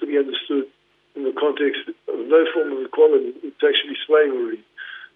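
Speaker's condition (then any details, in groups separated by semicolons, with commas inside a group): Parkinson's; diagnosed 2019, led to retirement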